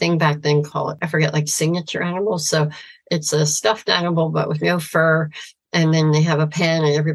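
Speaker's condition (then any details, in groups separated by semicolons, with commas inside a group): Severe cleft palate, cleft lip and palate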